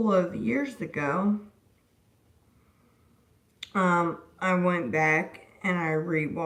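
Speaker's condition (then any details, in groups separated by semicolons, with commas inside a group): Disability causing slurred speech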